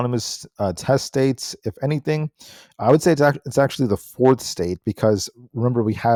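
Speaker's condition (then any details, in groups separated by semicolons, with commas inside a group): No condition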